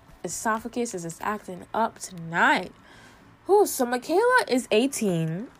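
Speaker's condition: No condition

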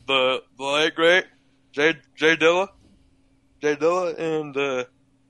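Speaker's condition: Cerebral palsy, physical only

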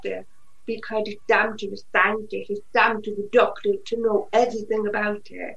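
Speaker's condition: Usher syndrome (deafblindness), profoundly deaf since birth, severe; progressive

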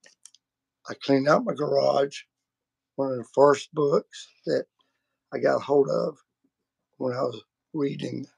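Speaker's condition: Vocal cord surgery; multiple vocal cord surgeries

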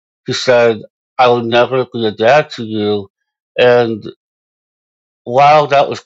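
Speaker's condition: Moebius syndrome; congenital

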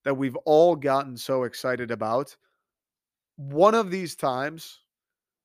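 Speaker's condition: No condition

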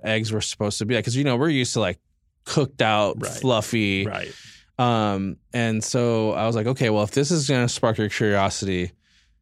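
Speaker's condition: No condition

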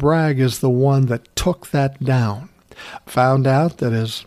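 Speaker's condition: No condition

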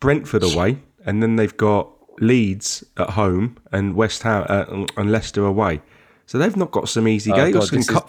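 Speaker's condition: No condition

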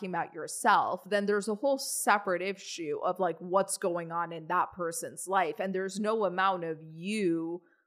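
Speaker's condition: No condition

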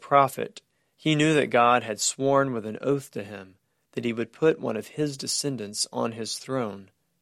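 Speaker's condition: No condition

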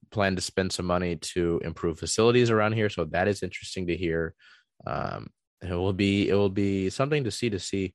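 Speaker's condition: No condition

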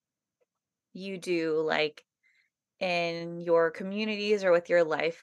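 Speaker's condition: No condition

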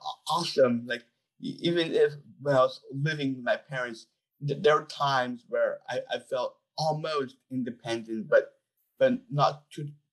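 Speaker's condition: Down syndrome; public speaker

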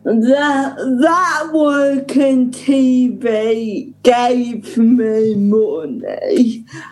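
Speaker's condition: Ataxic cerebral palsy; no breathing for 17 minutes

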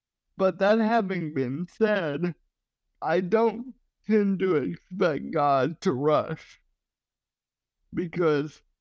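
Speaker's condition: Cerebral palsy

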